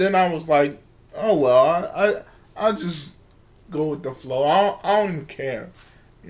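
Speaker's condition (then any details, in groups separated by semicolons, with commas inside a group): Cerebral palsy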